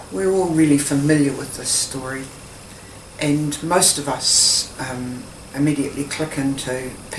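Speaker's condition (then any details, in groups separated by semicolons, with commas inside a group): No condition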